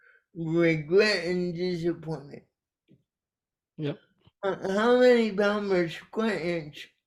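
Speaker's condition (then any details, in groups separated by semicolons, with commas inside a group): Cerebral palsy; caused by brainstem aneurysm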